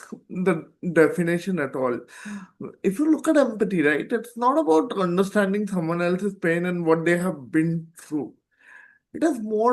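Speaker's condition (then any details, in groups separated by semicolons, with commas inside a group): Cerebral palsy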